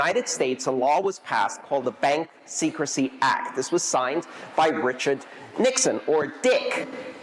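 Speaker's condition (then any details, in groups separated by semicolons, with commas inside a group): No condition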